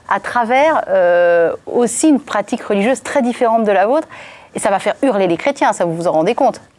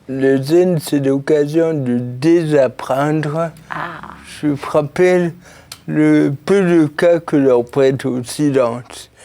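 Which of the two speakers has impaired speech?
The second: cerebral palsy; since birth, birth injury.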